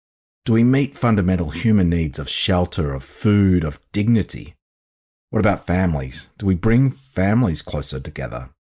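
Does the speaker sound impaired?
No.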